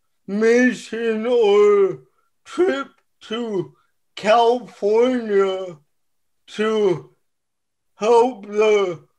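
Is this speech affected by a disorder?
Yes: cerebral palsy; reported to make cerebral palsy stronger.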